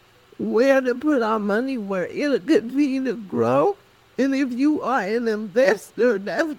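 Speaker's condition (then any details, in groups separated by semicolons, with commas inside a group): Cerebral palsy; speech affected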